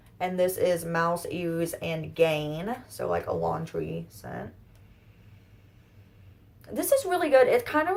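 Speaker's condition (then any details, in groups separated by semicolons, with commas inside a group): No condition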